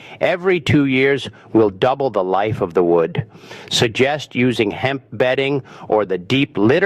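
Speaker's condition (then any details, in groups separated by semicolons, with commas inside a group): No condition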